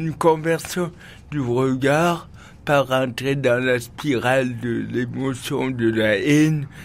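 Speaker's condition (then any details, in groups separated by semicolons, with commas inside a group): Cerebral palsy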